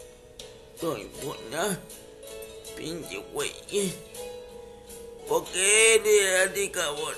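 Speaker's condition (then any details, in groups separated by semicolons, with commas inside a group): Cerebral palsy; speech affected by condition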